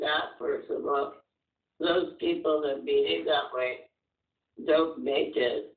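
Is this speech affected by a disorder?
Yes: muscular dystrophy; uses power wheelchair for independence.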